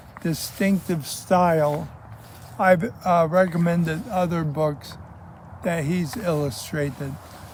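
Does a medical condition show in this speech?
Yes: ALS.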